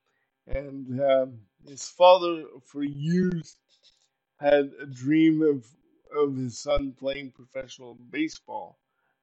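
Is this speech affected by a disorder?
Yes: cerebral palsy; uses power wheelchair.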